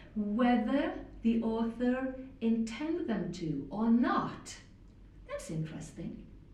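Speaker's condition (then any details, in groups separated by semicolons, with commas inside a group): No condition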